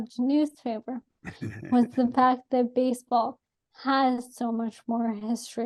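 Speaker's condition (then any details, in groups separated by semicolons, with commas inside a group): ALS; atypical case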